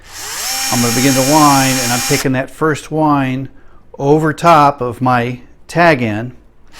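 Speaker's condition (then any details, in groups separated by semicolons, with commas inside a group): No condition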